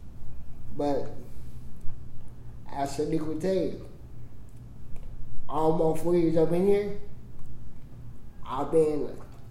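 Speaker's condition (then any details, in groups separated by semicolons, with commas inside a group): Cerebral palsy; prevents flowing speech, says a few words then staggers, teacher Duke sings main rap vocals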